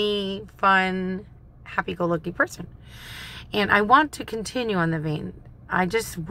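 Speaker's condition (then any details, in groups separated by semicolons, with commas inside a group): No condition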